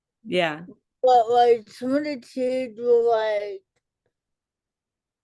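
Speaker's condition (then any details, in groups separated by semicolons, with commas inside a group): Cerebral palsy; affects speech and fine motor skills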